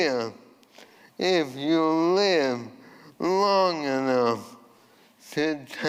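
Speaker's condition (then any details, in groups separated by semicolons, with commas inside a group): ALS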